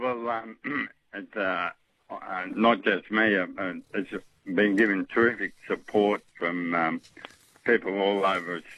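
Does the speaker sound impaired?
Yes: motor neurone disease; diagnosed, no current treatment or cure.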